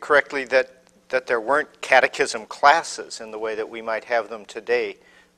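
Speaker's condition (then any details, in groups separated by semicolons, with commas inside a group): No condition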